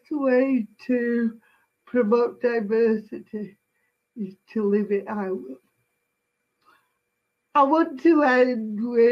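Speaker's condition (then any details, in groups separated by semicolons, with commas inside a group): Cerebral palsy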